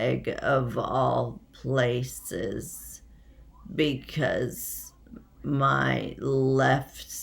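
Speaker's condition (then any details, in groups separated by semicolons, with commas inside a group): Essential tremor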